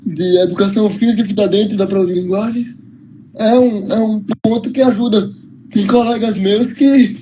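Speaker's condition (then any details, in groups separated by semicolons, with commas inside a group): Cerebral palsy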